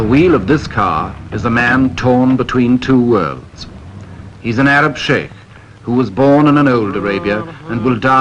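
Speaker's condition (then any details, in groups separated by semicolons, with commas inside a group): No condition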